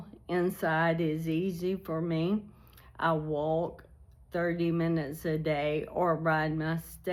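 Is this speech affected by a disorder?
Yes: ALS.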